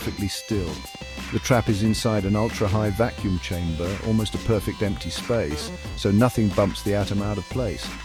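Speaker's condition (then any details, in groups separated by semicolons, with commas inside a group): No condition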